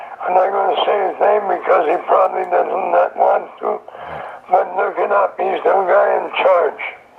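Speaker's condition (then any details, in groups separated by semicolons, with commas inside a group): Throat cancer; voice described as practically gone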